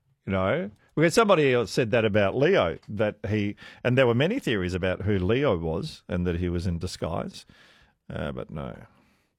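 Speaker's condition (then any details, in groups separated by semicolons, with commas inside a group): No condition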